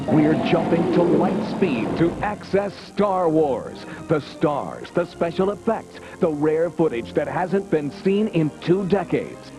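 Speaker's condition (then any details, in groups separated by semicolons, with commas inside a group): No condition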